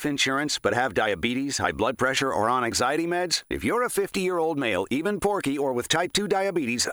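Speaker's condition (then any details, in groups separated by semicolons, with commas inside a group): No condition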